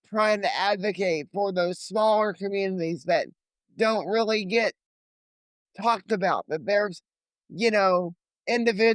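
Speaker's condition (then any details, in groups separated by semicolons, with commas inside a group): Cerebral palsy; limited mobility, legs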